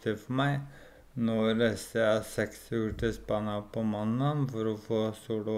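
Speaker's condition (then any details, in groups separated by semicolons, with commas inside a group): ALS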